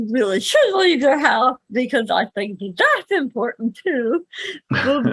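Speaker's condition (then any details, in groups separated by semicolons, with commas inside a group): Cerebral palsy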